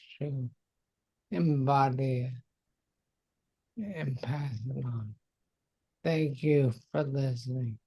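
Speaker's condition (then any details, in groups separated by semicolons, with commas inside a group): Multiple sclerosis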